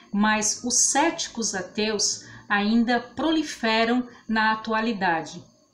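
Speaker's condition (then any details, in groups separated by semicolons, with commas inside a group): No condition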